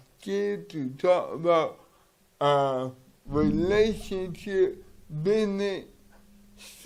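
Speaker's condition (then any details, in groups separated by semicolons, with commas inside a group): Cerebral palsy; from birth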